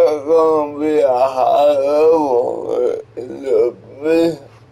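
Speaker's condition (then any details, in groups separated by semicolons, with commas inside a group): Cerebral palsy; one hand affected; atypical speech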